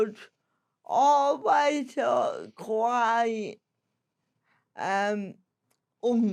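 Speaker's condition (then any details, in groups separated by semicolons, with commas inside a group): Cerebral palsy; slow speech, sounds disabled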